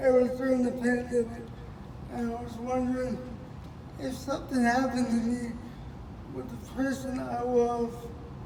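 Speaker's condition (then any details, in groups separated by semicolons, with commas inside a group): Cerebral palsy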